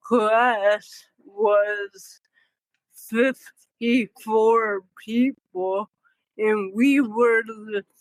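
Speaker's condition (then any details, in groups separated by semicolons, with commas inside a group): Cerebral palsy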